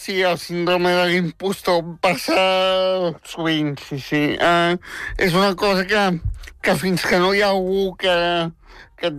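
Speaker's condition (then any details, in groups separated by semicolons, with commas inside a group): Spastic tetraplegic cerebral palsy; wheelchair user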